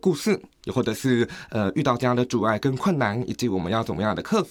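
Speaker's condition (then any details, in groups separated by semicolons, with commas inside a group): Bilateral hearing loss; uses many different assistive devices; voice slightly different from typical speakers, communicates and expresses very clearly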